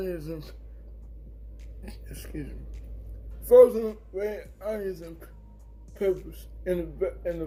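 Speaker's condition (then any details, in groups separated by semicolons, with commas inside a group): Cerebral palsy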